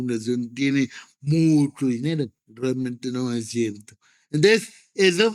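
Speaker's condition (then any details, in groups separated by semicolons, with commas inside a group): Cerebral palsy; present from birth, walks with difficulty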